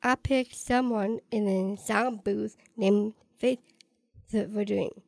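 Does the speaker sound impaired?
Yes: Down syndrome.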